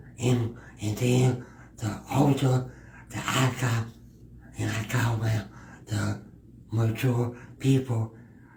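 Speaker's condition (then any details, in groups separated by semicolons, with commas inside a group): Cerebral palsy; affects walking; speech issues, drools, spits a little when speaking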